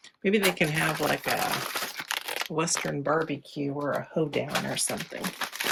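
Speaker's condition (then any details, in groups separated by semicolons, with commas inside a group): No condition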